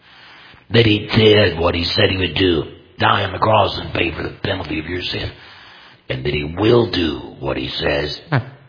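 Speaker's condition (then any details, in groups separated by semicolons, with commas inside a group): Total laryngectomy; complete laryngectomy for larynx cancer, voice prosthesis; speaks through voice prosthesis, may cough while speaking, microphone setup worked out for him; unusual tone of voice, may sound painful to listeners, understandable with careful listening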